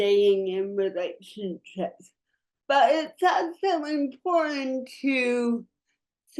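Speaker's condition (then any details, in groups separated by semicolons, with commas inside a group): Cerebral palsy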